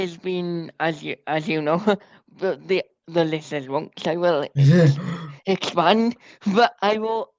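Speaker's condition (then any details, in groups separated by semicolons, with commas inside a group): Cerebral palsy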